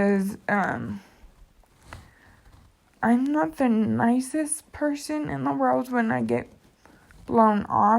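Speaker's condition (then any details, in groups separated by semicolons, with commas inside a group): Cerebral palsy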